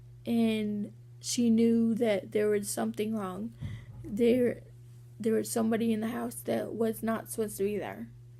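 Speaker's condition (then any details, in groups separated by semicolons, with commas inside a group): Cerebral palsy; walking sometimes hard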